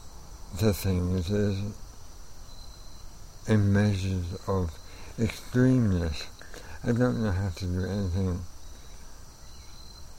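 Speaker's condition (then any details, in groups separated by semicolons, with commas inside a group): ALS; voice already affected by condition, used to be fairly soft-spoken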